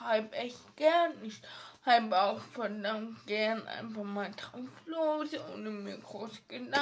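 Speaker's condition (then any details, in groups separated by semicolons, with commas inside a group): Ataxia; ataxia affecting hands and fingers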